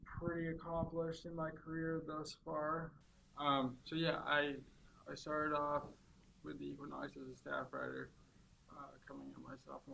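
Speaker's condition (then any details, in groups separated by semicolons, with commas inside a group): Spastic cerebral palsy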